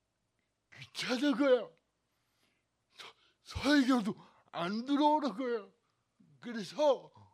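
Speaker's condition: Cerebral palsy; body and bones twisted

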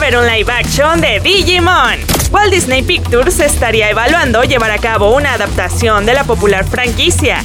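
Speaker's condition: No condition

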